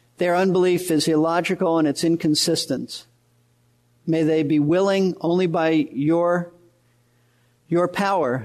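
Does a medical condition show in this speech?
No.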